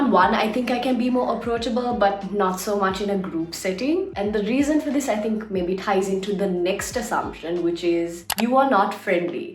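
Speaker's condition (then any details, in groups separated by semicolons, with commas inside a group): No condition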